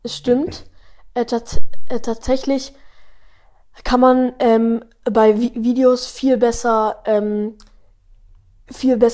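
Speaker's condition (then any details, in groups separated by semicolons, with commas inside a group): Stuttering; 12-year-old boy; stutters a lot in this conversation, especially when talking about stuttering; no stuttering when singing, stutters rapping without melody, little in own podcast when in flow, fast rate, better slower; repeated sounds, prolonged sounds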